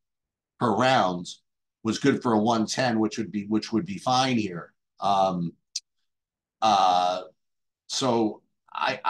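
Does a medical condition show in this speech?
No.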